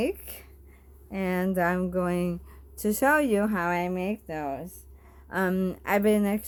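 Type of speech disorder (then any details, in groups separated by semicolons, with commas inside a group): Bulbar dysarthria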